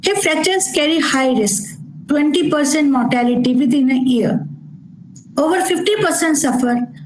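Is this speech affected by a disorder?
No.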